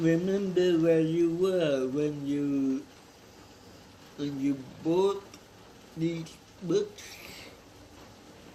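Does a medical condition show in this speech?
Yes: cerebral palsy.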